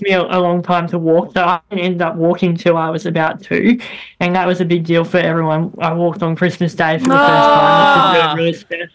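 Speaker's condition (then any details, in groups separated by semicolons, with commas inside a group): Bilateral cleft lip and palate; congenital bilateral cleft lip and palate, operations from three months, hip bone graft, throat operation; childhood voice squeaky, very airy, nasal, lifelong speech therapy, braces in teens, much improved since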